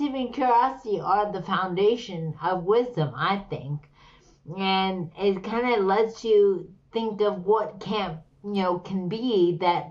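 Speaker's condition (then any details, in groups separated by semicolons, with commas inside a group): Slurred speech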